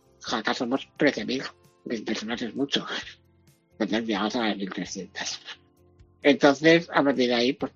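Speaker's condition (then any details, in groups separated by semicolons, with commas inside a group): Duchenne muscular dystrophy; diagnosed at age 6 by biopsy at Hospital San Juan de Dios, childhood walking difficulty and falls, scoliosis surgery in adolescence; age 43, fully dependent for eating, washing, dressing, going out, needs breathing assistance; Aragonese Maño intonation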